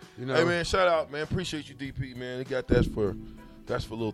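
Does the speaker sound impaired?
No.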